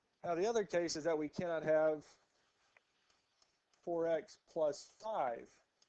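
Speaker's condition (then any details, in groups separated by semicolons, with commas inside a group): No condition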